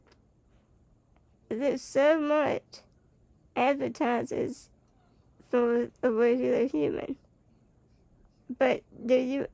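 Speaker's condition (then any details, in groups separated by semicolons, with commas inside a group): Spinal muscular atrophy type 2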